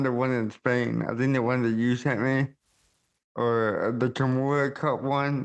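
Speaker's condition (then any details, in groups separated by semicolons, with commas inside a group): Cerebral palsy; caused by stroke at birth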